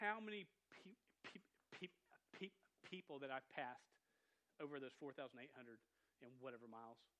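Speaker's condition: Stuttering; stutter noticed by listeners after speaking in big church; repeated sounds

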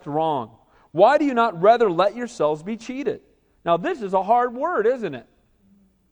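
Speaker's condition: No condition

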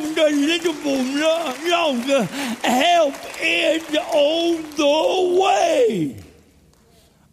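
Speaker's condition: Cerebral palsy; speech impediment

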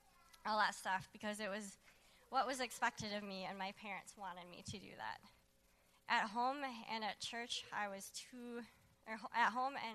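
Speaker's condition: Cleft lip and palate

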